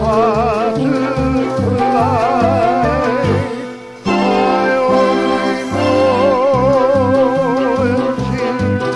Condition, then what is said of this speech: No condition.